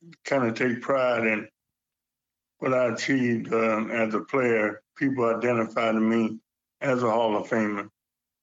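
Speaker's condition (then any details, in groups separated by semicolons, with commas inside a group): Parkinson's; age 70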